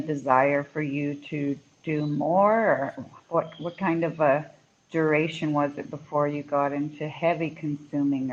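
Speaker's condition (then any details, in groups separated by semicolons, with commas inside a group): No condition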